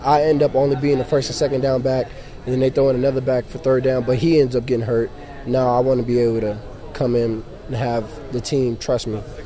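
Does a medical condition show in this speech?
No.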